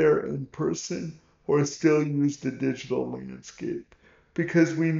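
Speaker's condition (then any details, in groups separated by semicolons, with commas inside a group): Cerebral palsy; present from birth, difficulty using arms and legs; childhood prognosis of unclear or no speech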